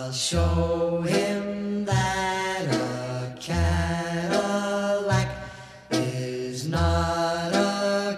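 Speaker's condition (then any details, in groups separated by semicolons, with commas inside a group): No condition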